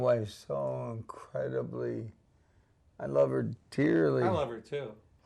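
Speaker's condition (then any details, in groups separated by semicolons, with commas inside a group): ALS; onset couple years ago, pain, pain medication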